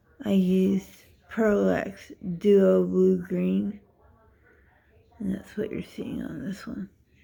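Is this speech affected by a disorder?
Yes: dystonia; affects how speech sounds.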